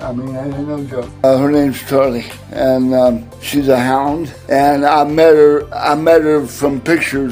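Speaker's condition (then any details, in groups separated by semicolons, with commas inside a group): Cerebral palsy; spastic, spasms limit movement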